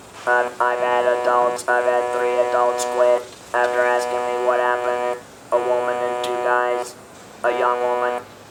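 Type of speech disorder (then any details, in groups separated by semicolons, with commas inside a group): Electrolarynx speech; laryngectomy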